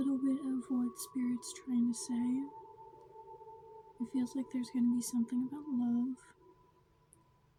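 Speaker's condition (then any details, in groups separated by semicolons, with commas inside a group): No condition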